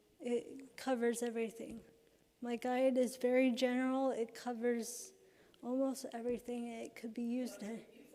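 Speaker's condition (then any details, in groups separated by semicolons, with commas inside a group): Cerebral palsy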